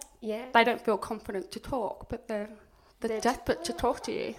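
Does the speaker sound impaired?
Yes: profound deafness; speech therapy in childhood, able to talk, oral communicator.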